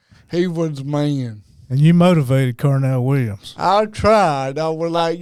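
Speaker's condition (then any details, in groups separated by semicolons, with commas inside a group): Cerebral palsy; diagnosed at about age two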